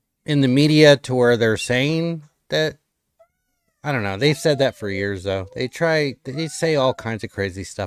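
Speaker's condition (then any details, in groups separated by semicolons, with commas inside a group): No condition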